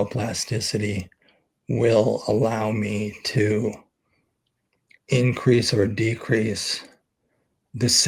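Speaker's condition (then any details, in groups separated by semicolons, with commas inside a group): ALS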